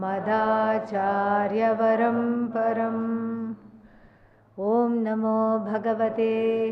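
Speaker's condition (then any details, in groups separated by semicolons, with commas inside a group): No condition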